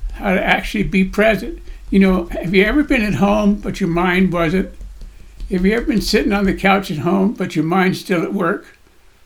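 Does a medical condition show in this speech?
Yes: Parkinson's disease; voice shakes.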